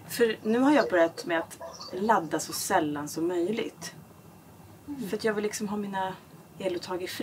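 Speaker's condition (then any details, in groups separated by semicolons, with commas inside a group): No condition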